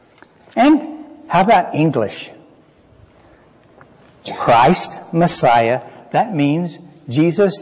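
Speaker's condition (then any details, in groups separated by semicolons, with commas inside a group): No condition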